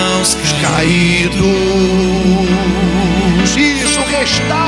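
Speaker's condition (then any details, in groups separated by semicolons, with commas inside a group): No condition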